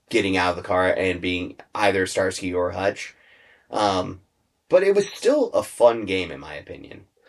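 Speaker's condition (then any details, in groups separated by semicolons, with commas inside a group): No condition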